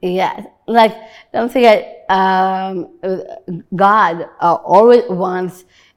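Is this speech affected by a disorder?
Yes: Down syndrome.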